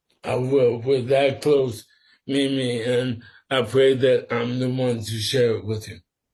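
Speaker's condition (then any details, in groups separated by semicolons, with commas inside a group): Sporadic ALS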